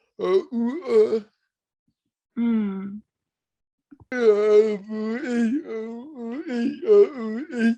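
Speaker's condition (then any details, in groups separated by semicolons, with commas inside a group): Cerebral palsy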